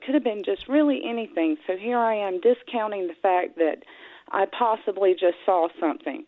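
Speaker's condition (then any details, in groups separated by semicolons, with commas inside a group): No condition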